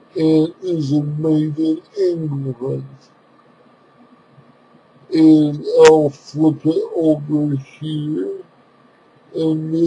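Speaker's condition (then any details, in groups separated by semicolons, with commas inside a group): Cerebral palsy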